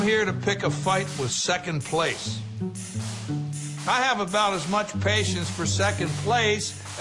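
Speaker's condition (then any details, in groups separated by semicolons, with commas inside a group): No condition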